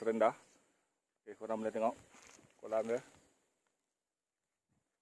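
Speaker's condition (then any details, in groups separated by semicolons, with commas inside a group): No condition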